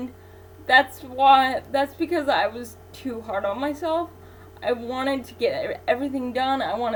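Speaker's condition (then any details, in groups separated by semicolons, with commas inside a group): Cerebral palsy; infant ventilator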